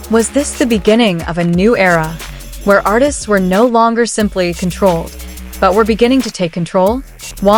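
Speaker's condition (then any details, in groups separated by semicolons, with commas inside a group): No condition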